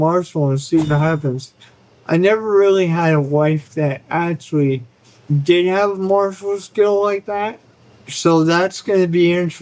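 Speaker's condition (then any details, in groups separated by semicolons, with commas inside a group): Cerebral palsy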